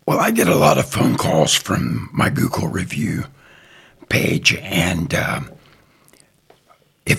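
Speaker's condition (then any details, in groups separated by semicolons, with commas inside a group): Partial laryngectomy for throat cancer; voice box tumor, biopsy confirmed, half of larynx removed, began with sudden voice loss; voice sounds different from typical voices, strangers ask if sick, still understandable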